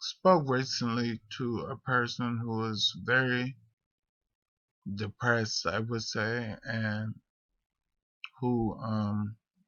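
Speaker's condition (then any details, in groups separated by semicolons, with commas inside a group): Multiple sclerosis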